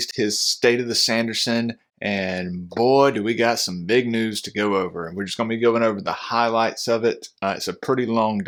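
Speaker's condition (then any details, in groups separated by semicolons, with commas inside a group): No condition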